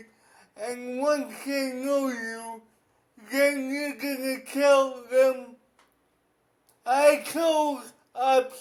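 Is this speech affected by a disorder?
Yes: cerebral palsy; affects whole body.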